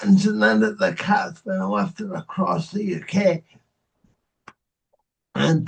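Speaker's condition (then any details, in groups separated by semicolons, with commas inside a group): Cerebral palsy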